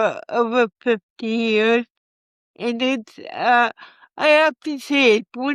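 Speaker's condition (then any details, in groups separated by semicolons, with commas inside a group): Cerebral palsy; from birth; 57 years, unable to walk about 10 years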